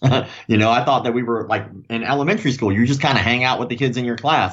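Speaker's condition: Cleft lip and palate; congenital

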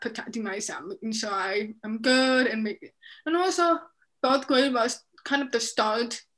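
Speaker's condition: Deafness, profound, severe; FM system

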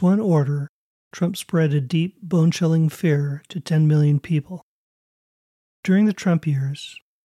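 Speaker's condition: No condition

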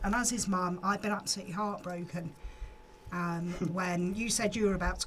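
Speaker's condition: No condition

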